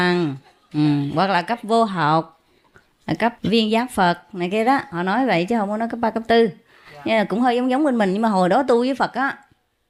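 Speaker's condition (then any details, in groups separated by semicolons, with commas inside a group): No condition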